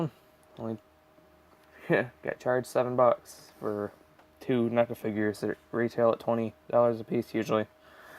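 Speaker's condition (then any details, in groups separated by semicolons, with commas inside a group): No condition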